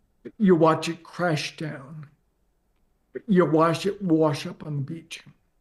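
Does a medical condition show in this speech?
Yes: ALS; progressive, onset leg.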